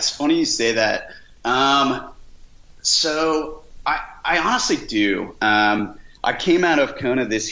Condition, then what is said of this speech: No condition.